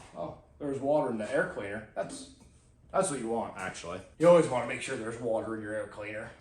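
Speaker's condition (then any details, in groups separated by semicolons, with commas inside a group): No condition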